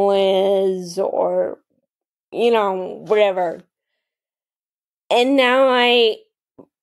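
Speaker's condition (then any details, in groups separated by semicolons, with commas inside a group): Friedreich's ataxia, mild; mild speech issues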